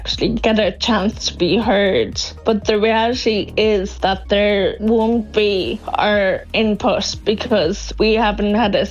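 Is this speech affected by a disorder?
Yes: Friedreich's ataxia; progressive neurological disorder, seeking access to Skyclarys treatment, HSE funding decision delayed.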